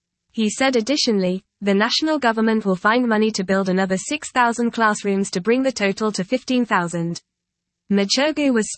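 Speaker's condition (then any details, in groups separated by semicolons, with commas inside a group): No condition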